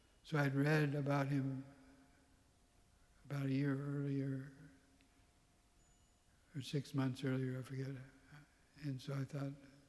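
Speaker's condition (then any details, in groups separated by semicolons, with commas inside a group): Parkinson's; tremor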